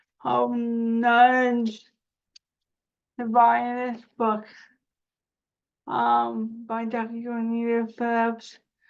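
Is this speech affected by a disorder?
Yes: cerebral palsy; spasticity.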